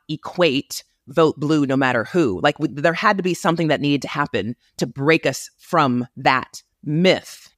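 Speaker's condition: No condition

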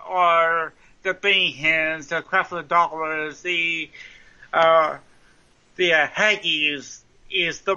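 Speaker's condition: Cerebral palsy; mild form, lifelong since childhood

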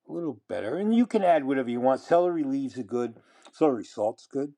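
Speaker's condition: No condition

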